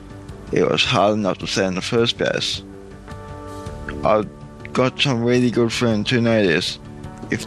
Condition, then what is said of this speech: Cerebral palsy. Cerebral palsy affects the left side of my body, the way I talk and my balance.